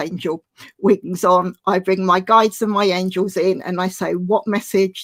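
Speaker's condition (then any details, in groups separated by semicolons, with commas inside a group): No condition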